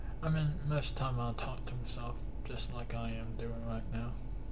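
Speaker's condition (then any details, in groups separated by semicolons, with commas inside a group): Cerebral palsy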